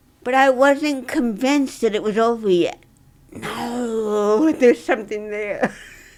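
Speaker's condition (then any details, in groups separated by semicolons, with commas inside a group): Dystonia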